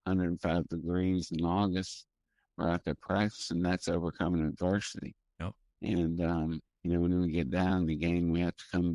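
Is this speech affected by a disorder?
Yes: primary progressive multiple sclerosis; primary progressive, formerly relapsing-remitting, since late twenties; progressing five years, cane or walker, on DMT, therapy.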